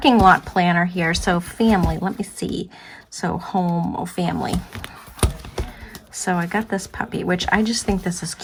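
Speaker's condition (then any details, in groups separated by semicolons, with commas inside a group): No condition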